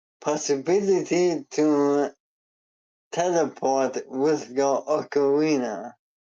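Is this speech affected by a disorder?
Yes: ALS.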